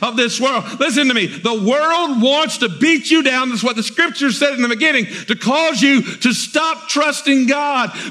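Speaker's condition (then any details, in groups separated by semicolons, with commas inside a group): No condition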